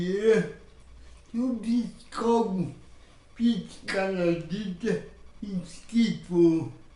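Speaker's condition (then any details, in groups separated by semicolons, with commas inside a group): Cerebral palsy; birth oxygen deprivation, motor coordination and speech problems; intensive treatments in childhood; diction problem since birth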